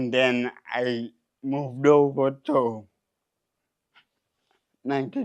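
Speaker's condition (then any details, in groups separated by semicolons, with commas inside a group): Cerebral palsy; since birth, wheelchair user for years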